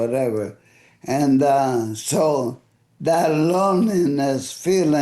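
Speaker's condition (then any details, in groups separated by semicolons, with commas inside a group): ALS; voice affected and fading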